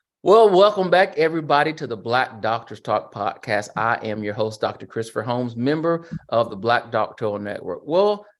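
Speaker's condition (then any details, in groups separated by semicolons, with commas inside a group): No condition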